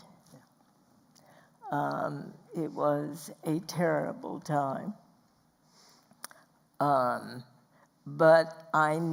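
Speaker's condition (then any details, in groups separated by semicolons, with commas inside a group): Spasmodic dysphonia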